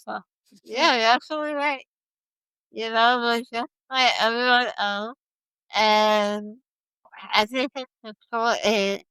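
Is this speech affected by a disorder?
Yes: spinal muscular atrophy type 1; most severe form.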